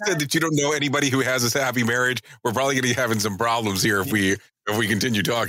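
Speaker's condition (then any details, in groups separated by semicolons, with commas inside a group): No condition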